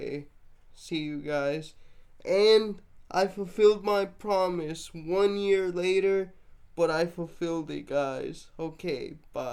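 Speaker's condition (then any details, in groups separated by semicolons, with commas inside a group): Cerebral palsy, mixed, mild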